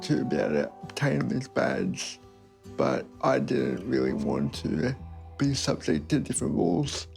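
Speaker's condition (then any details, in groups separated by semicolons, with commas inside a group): Cerebral palsy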